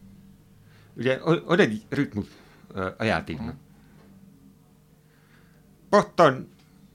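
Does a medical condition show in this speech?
Yes: hard of hearing; hearing aid use.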